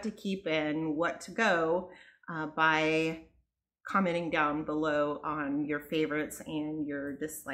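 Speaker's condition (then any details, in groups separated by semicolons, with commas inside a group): No condition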